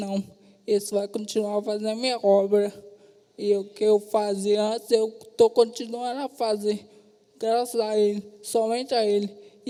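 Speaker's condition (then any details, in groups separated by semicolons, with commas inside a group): Traumatic brain injury, severe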